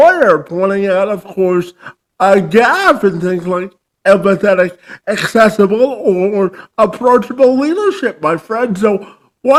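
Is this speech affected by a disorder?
Yes: cerebral palsy.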